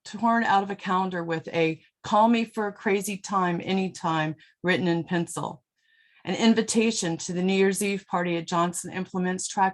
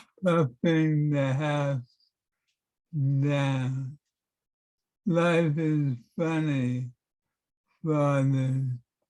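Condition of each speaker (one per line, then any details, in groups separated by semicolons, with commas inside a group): No condition
Parkinson's; affects handwriting; speech therapy for past couple months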